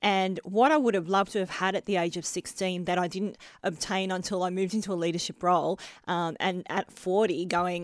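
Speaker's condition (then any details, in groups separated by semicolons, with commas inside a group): Bilateral cleft lip and palate; adult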